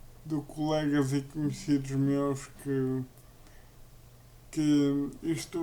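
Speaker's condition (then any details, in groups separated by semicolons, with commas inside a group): Cerebral palsy; uses a wheelchair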